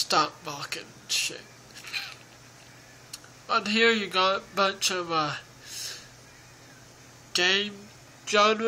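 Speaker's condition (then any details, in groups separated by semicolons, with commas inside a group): Cerebral palsy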